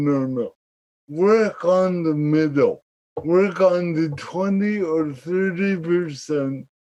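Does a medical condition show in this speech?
Yes: cerebral palsy.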